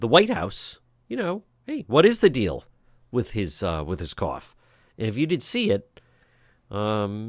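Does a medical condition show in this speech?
No.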